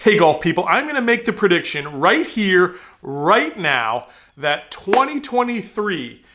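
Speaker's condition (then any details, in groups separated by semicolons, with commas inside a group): No condition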